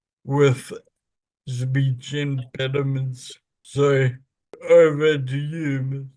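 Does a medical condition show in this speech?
Yes: Friedreich's ataxia; spasticity.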